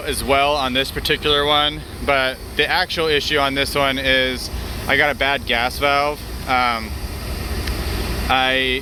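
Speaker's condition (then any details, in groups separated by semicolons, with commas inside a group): No condition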